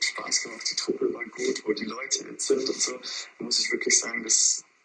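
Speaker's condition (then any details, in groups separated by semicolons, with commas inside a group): No condition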